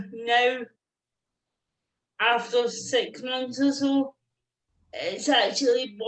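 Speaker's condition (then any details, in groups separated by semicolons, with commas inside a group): Cerebral palsy; non-progressive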